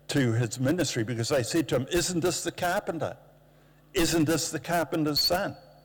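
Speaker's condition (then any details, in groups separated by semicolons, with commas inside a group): No condition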